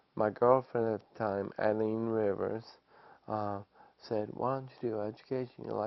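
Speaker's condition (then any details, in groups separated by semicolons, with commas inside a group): ALS; after diagnosis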